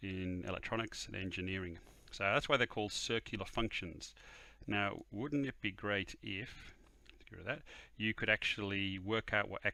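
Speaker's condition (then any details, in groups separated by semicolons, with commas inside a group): No condition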